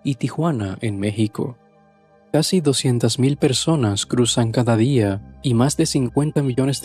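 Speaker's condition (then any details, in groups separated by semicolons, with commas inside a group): No condition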